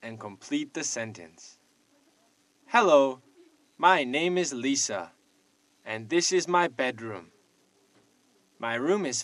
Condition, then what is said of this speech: No condition.